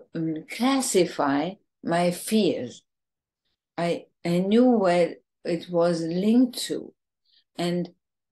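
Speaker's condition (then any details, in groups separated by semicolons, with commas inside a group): ALS, bulbar form, bulbar onset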